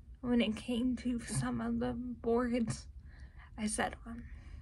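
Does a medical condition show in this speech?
Yes: cerebral palsy, spastic.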